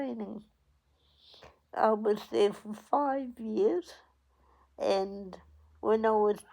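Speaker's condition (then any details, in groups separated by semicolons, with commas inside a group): Cerebral palsy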